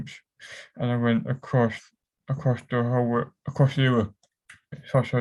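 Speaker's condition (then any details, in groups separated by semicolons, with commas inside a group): Cerebral palsy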